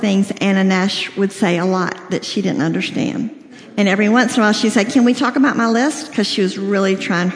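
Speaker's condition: Cleft lip and palate, severe

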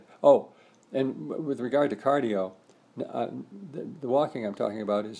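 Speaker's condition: Parkinson's disease; earlier breathing trouble during sleep

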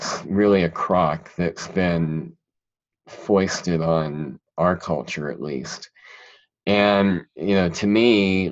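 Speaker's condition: Cleft palate; speech impediment still present

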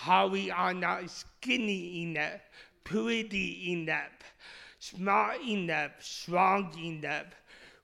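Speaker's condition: Speech impediment; initially misdiagnosed

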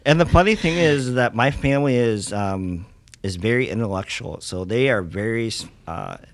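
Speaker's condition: Cleft lip and palate; congenital

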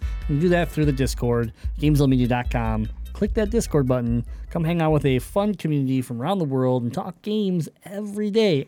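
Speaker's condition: Cleft palate; congenital cleft palate

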